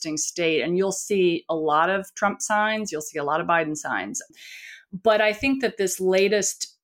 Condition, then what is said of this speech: No condition.